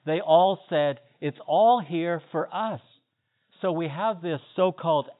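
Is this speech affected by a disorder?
No.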